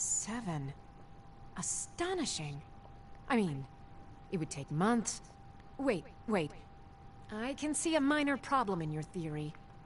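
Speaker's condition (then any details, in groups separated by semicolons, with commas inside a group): No condition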